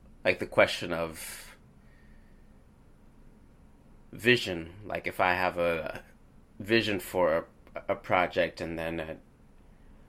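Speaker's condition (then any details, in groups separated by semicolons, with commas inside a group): Stutter; stutter since around age 4 or 5; stutters when starting to respond in group conversation, often cannot say intended words; repeated sounds, prolonged sounds, blocks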